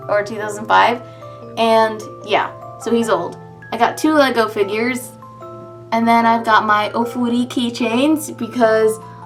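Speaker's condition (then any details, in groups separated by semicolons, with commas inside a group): No condition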